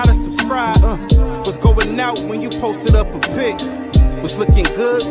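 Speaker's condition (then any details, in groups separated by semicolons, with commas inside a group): No condition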